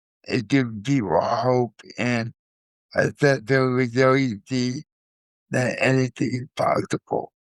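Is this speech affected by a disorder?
Yes: cerebral palsy, spastic quadriplegia; spastic quadriplegia, all four limbs.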